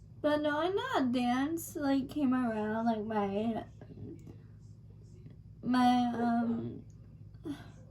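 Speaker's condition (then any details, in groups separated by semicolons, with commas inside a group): Cerebral palsy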